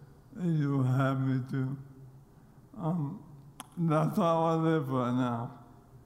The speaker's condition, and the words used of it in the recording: ALS (motor neuron disease). Yet, I continue to lose things, such as my ability to speak clearly.